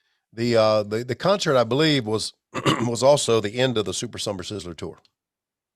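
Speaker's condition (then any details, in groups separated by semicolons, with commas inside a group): No condition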